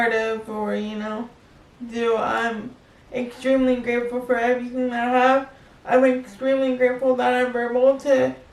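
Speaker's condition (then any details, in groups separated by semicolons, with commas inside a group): Cerebral palsy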